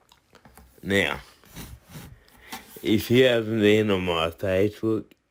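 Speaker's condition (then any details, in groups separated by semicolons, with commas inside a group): Cerebral palsy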